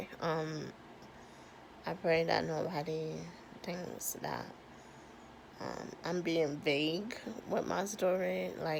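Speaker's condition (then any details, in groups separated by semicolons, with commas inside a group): Cerebral palsy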